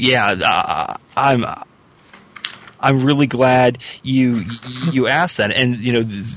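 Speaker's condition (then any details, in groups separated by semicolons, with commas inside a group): Stuttering; person who stutters, most anxiety tied to stuttering; stuttered openly rather than hiding in past phone-heavy job, talked openly about stuttering; repeated words, prolonged sounds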